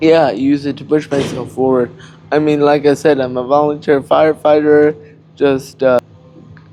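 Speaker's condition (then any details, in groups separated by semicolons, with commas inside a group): Cerebral palsy; cannot walk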